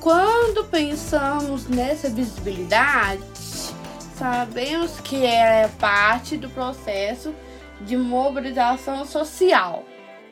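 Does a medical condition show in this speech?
Yes: Down syndrome; trisomy 21, congenital, childhood therapies, private lessons, extra support at school and university.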